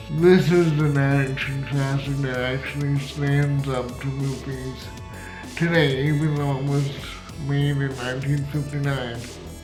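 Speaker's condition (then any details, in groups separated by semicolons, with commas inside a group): Cerebral palsy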